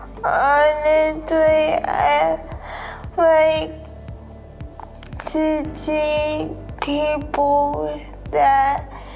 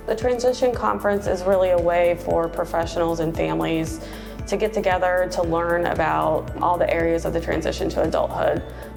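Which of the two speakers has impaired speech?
The first: cerebral palsy.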